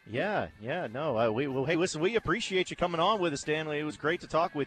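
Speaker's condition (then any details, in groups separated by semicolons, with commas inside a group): No condition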